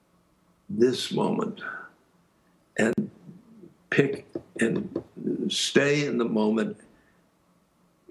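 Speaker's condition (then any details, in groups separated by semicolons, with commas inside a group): Aphasia; speech stops, and things like that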